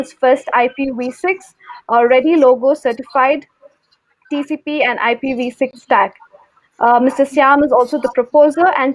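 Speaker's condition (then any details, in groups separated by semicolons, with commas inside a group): No condition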